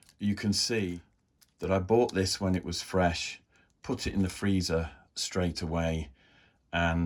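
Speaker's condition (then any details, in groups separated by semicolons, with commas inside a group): No condition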